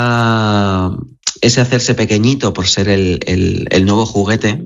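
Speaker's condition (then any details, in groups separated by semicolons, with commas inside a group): No condition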